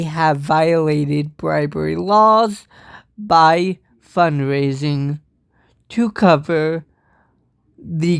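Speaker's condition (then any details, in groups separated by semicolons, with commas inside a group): Cerebral palsy; from birth, walks with walker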